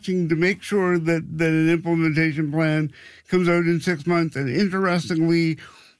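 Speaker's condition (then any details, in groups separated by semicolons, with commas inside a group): Cerebral palsy; past childhood orthopedic surgeries like hip and heel cord operations, some 40 years ago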